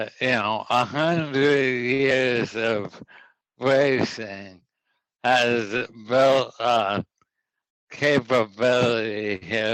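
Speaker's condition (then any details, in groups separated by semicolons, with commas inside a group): ALS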